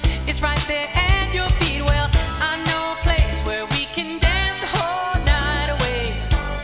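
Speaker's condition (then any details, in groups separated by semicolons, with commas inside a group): No condition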